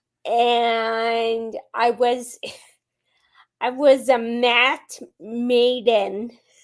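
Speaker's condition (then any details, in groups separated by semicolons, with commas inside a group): Friedreich's ataxia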